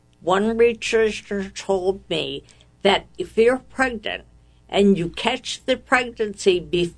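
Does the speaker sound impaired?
Yes: ataxia; hereditary cerebellar ataxia, defective gene since birth, progressive, balance loss, staggering gait, stopped driving; slurred words, mistaken for drunk by police.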